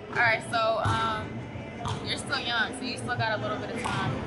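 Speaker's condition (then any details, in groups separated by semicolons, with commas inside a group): No condition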